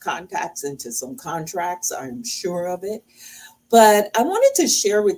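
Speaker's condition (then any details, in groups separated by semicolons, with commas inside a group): No condition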